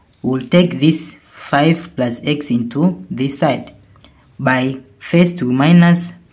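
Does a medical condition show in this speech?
No.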